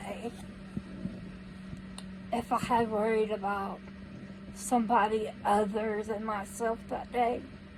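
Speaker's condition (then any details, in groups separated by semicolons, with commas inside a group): Cerebral palsy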